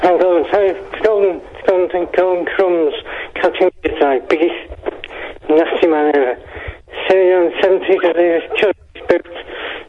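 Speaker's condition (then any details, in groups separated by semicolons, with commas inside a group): Parkinson's; needs sling hoist to be lifted up; sounds unwell tonight, calling by phone, poor phone line, remote equipment, excited, told to breathe; hard to understand, varies night to night, some nights worse, turned away by other radio stations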